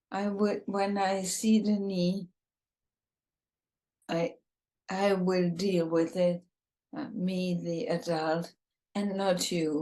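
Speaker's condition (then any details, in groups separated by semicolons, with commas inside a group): ALS, bulbar form, bulbar onset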